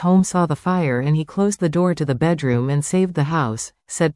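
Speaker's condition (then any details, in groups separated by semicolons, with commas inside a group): No condition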